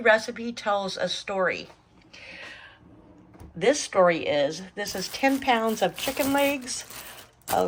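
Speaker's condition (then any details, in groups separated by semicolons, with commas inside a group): No condition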